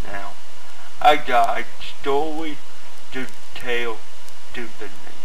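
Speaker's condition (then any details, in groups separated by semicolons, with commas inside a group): Cerebral palsy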